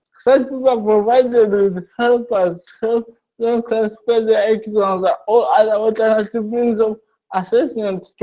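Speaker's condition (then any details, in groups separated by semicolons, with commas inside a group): Cerebral palsy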